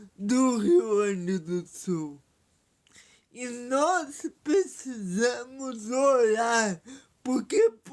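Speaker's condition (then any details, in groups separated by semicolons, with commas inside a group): Paralysis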